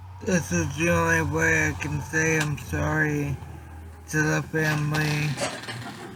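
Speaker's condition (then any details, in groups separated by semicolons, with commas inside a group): Traumatic brain injury; car accident; was in coma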